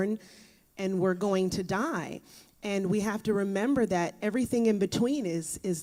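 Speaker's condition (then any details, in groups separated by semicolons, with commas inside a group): No condition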